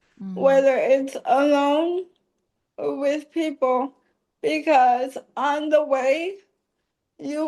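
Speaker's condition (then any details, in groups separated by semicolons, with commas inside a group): ALS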